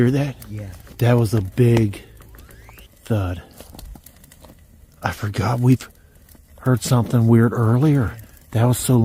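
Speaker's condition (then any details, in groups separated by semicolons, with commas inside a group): No condition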